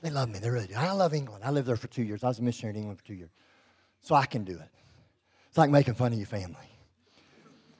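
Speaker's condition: Cleft lip and palate; congenital

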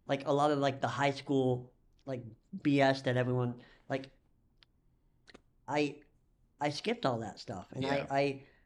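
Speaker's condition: Cleft lip and palate; latest surgery

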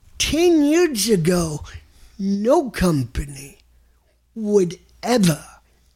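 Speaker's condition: Cerebral palsy; motor impairment

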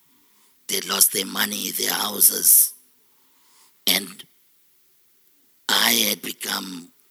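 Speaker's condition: Total laryngectomy; total laryngectomy for very rare deep laryngeal cancer

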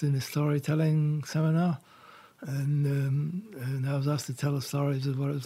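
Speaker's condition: Parkinson's; no typical shaking

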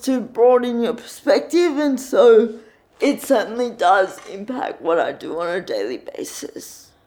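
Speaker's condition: Cerebral palsy; no walking

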